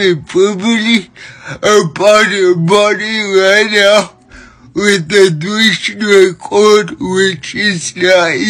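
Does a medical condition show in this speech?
Yes: cerebral palsy.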